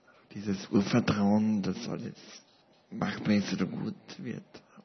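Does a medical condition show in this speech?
Yes: paralysis with ventilator dependence; paralysis since seventh month of life, ventilator since 2006; lives with ventilator, personal assistance in daily life.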